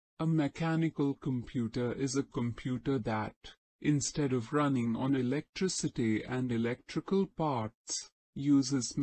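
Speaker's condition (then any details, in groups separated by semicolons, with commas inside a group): No condition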